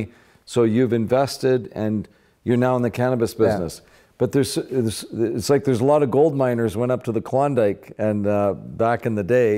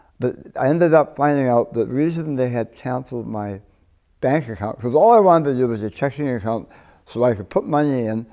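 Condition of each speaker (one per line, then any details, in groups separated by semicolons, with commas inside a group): No condition
Partial glossectomy for tongue cancer; tongue cancer, one third tongue removed, wrist flap reconstruction; surgery years ago; distinctive accent since surgery, relearned talking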